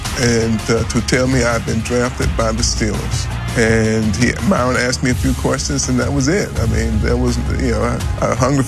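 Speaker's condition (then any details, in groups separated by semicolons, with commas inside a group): No condition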